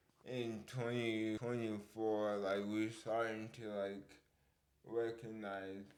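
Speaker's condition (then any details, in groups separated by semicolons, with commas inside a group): Cerebral palsy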